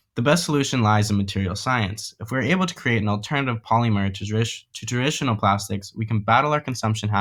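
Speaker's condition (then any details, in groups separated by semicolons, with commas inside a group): No condition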